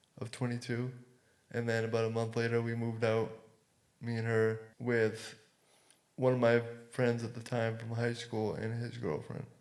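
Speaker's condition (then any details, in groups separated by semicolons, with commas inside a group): Cerebral palsy; cerebral palsy from birth, possibly hemiplegic, legs and foot, surgery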